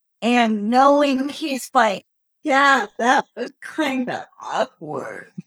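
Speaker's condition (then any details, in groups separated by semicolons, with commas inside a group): Cerebral palsy; could not speak early, no babbling, went straight to 4-year-old vocabulary, speech therapy in public school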